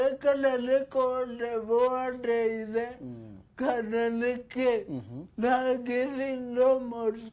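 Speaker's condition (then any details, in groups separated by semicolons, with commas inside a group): Cerebral palsy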